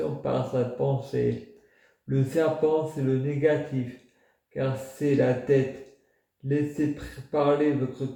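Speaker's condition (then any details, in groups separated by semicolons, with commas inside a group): Multiple sclerosis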